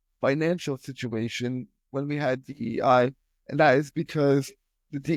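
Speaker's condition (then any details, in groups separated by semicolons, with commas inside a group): Spastic quadriplegia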